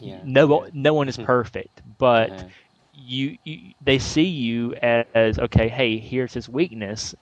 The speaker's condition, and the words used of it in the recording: Stuttering. I really love talking about stuttering because more times than not, I don't stutter when I talk about stuttering